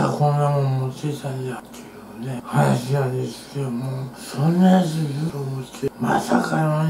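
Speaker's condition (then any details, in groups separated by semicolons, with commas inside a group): Tongue cancer, partial glossectomy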